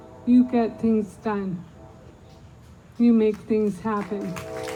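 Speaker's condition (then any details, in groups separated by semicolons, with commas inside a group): ALS; onset 14 months ago, diagnosed months ago at 56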